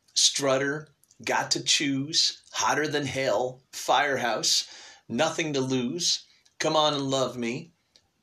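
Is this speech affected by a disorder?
No.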